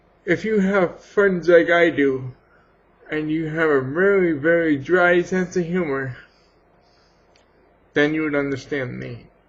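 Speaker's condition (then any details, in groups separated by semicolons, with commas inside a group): Cerebral palsy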